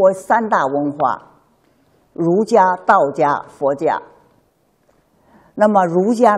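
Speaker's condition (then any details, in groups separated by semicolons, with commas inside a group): No condition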